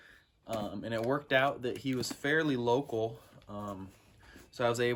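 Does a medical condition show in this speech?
No.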